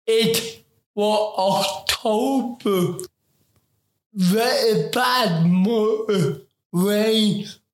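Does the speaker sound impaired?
Yes: ataxic cerebral palsy; affects coordination, movement, posture and balance; affects talking, taken very slow, talks word for word.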